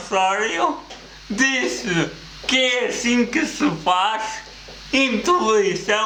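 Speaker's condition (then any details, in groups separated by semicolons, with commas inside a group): Cerebral palsy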